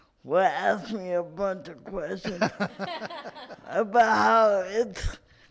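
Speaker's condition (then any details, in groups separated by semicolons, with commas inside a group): Cerebral palsy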